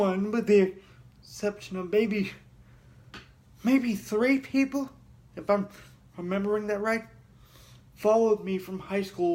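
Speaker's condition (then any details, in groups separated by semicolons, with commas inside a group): Cerebral palsy; heavily altered breathing patterns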